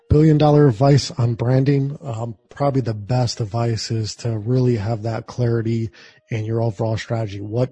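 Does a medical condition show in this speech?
No.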